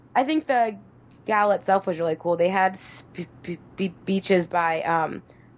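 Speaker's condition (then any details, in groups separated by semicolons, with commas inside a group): Stuttering; sometimes stutters a lot; repeated sounds, blocks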